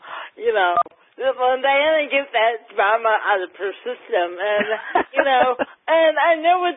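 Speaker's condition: Cerebral palsy, mild

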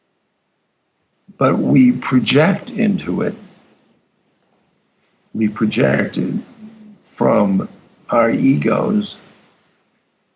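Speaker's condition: Aphasia after stroke; long silences

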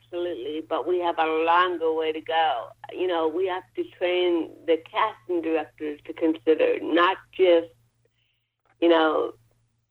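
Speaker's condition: Cerebral palsy; involuntary movements

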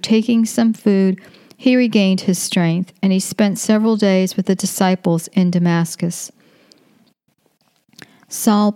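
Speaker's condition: No condition

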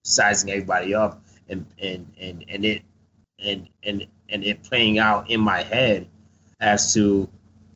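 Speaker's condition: Stutter; acquired stutter after combat traumatic brain injury, memory loss, selective hearing, Shepherd Center TBI program; mild speech impediment with stuttering, loses train of thought mid-sentence; repeated words

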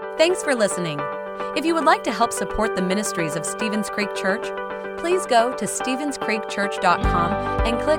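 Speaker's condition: No condition

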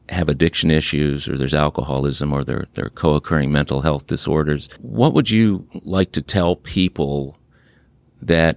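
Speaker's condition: No condition

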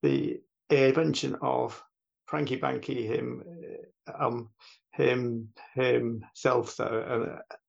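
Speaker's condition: Stammering; talks with a stammer; repeated sounds, prolonged sounds

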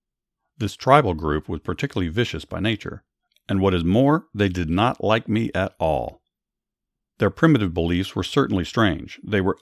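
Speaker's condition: No condition

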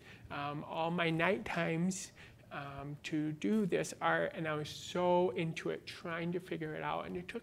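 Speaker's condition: Born deaf, cochlear implant, congenital

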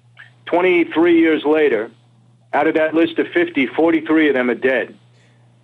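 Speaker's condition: No condition

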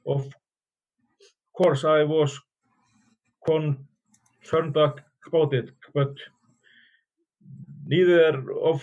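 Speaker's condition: Stuttering; stuttering since childhood, speech therapy ages 7 to 12 and 17 to 20, ELSA youth camps, no family members who stutter; repeated sounds, blocks

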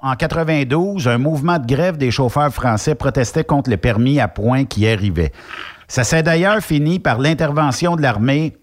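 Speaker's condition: No condition

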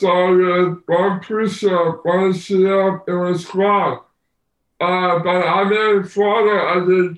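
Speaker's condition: Down syndrome; low muscle tone, poor balance, slow reaction time, slow learning, four major ear surgeries around age 18

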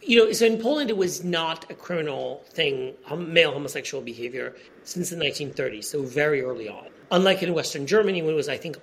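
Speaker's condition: No condition

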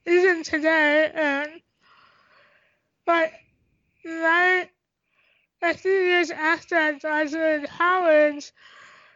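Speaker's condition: Tracheostomy, cystic hygroma of head and neck; lymphatic system

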